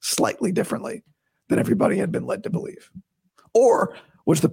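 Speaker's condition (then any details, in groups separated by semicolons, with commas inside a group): Vocal cord surgery recovery; talking painless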